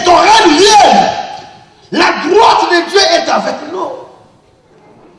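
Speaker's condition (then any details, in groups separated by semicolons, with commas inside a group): No condition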